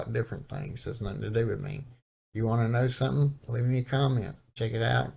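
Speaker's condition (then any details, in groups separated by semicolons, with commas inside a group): Cerebral palsy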